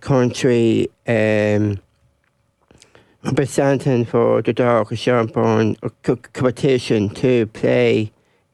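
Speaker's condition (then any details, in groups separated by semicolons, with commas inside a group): Down syndrome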